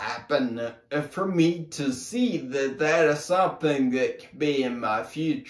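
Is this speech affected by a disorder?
Yes: brain injury; affects walking.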